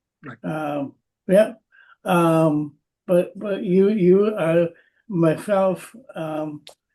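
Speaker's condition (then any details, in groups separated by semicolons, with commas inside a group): Cerebral palsy; present from birth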